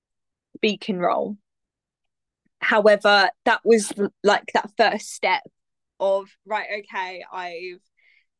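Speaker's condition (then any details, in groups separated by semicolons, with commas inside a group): Stammer; lifelong stammer, age 24; in therapy with Maguire program, much progress since first session; stammer stops completely when singing, fluent singing, stammers when talking; blocks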